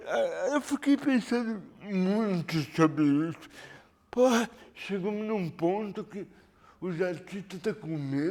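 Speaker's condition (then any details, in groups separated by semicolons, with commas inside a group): Cerebral palsy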